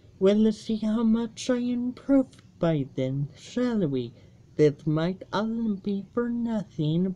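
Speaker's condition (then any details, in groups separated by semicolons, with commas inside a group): Cerebral palsy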